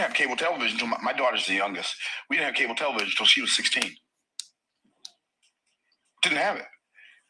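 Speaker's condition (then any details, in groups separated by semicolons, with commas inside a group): No condition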